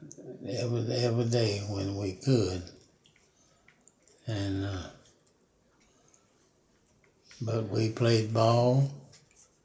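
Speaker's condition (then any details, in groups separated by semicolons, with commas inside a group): Parkinson's disease; never broken a bone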